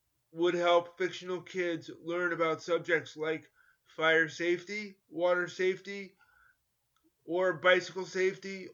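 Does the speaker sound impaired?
Yes: cerebral palsy; coordination issues, uses crutches.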